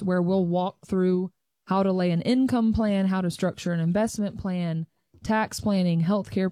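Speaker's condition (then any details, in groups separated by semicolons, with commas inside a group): No condition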